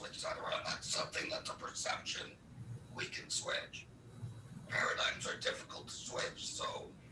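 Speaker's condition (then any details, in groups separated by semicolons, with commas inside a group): Laryngectomy; no speech for months after operation, needs one hand to speak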